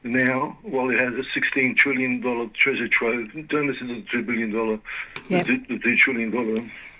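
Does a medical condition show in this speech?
Yes: Parkinson's disease; diagnosed 2019, led to retirement.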